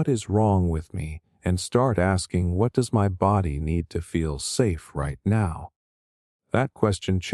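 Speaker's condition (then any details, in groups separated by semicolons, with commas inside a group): No condition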